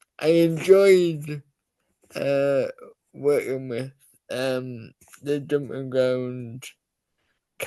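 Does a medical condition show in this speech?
Yes: cerebral palsy.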